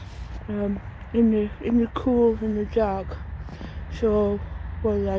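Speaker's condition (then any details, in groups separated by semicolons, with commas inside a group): Tongue cancer, partial glossectomy; post surgery, awaiting radiotherapy, about a month; speaking slightly differently since tongue surgery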